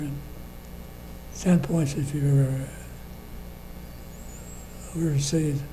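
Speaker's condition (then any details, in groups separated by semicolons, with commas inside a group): Parkinson's disease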